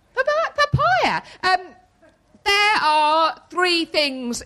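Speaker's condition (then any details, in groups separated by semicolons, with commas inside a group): Tourette's syndrome; neurological condition, involuntary movements and noises (tics), support worker helps during severe episodes; sausage, hedgehog, obscene phrases, episodes of total speech control loss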